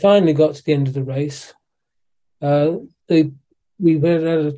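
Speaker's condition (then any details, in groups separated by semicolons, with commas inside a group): Parkinson's disease; physiotherapy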